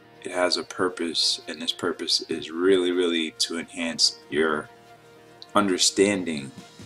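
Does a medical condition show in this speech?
No.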